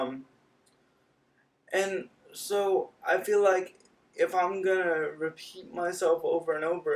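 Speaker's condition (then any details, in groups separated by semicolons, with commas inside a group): Cerebral palsy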